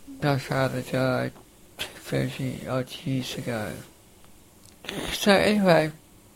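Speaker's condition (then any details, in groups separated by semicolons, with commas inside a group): Facioscapulohumeral muscular dystrophy, facioscapulohumeral (FSHD); diagnosed about age 10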